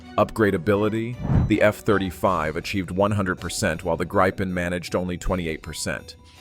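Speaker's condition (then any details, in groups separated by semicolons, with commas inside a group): No condition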